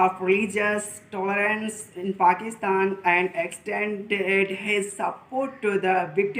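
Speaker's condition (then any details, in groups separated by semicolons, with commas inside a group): No condition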